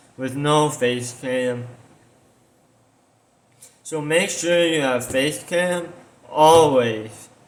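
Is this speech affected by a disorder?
Yes: tongue cancer surgery.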